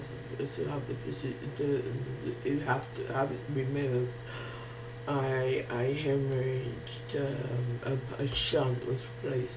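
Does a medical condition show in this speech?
Yes: facial palsy; can barely hear own speech.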